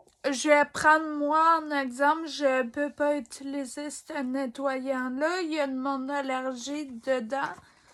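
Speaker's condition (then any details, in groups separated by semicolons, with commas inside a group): Ataxia; degenerative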